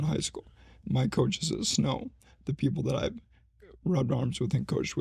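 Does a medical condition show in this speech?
Yes: ALS; needs voice rest during conversation.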